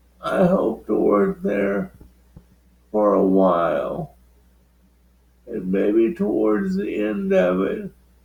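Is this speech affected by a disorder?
Yes: cerebral palsy.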